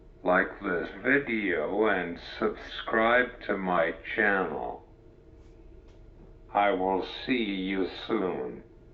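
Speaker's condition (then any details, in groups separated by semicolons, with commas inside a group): Cerebral palsy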